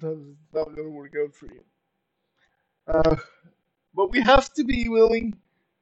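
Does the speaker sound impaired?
Yes: cerebral palsy; uses power wheelchair.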